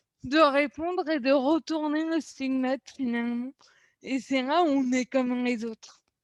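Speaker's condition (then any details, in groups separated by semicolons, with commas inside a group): Cerebral palsy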